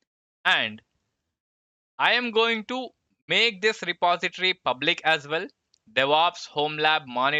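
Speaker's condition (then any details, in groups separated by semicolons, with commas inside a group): No condition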